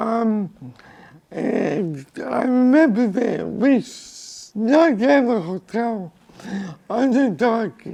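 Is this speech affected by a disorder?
Yes: cerebral palsy; from birth.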